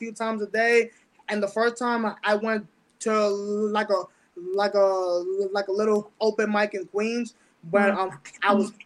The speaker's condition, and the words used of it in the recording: Stuttering. Little speech impediment that I had since I was like, oh, I'm 10 years old.